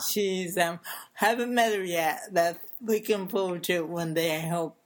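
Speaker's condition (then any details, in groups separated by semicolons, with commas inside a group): Cerebral palsy; since birth, brain damage to motor area of brain, affects speech and body movement; improved with speech therapy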